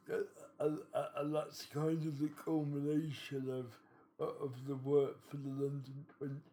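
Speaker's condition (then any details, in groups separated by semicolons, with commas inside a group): Cerebral palsy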